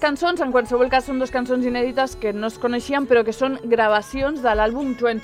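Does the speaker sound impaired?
No.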